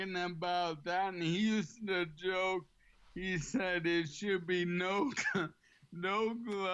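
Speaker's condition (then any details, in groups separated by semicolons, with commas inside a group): ALS; slightly slurred, has to slow down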